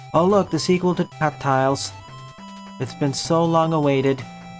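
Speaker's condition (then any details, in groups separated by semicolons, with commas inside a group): No condition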